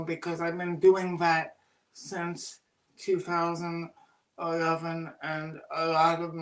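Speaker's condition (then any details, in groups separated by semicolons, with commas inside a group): Cerebral palsy; birth oxygen deprivation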